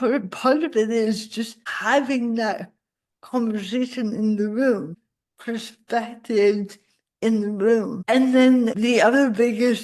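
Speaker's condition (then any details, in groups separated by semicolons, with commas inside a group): Cerebral palsy; spasticity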